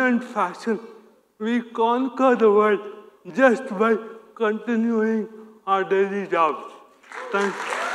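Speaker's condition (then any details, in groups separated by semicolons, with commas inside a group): Cerebral palsy; from birth, affects body movements and speech; hinders speech, sounds childlike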